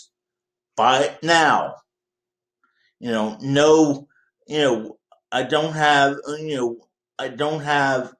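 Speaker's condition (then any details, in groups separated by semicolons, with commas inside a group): Cerebral palsy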